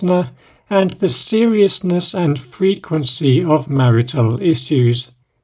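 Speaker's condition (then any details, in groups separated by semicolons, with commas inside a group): No condition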